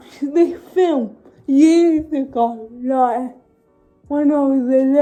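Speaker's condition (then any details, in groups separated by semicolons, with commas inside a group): Cerebral palsy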